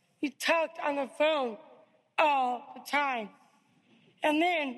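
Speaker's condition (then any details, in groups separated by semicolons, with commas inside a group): Down syndrome; diagnosed at birth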